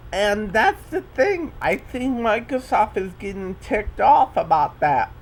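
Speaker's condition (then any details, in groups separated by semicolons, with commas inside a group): Cerebral palsy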